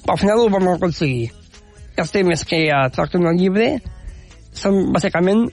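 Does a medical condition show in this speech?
Yes: Down syndrome; speaks confidently on radio and in public, communicates ideas well, less nervous than many guests.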